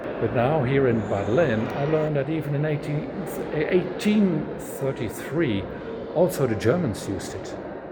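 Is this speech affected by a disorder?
No.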